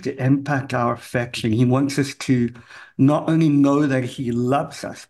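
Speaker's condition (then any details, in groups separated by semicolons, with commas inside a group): Cleft palate; congenital, from birth, affects hearing; still impacts ability to speak and hear; severe speech impediment as a kid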